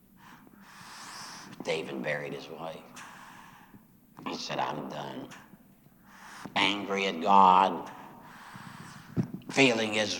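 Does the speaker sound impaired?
Yes: laryngectomy after throat cancer; speaking through voice prosthesis today.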